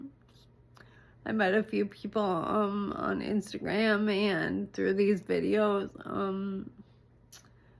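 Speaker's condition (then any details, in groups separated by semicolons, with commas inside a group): ALS; breathing difficulty, short breath, slow speech, voice concerns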